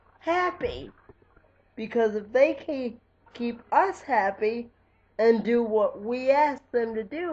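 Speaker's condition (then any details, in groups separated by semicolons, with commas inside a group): Cerebral palsy; lifelong, wheelchair user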